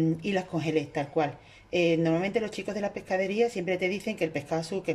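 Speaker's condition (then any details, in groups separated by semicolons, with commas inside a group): No condition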